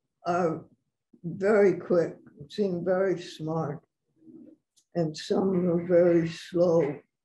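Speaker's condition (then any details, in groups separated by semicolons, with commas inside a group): Parkinson's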